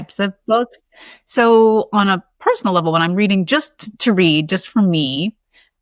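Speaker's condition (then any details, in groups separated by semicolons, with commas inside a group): No condition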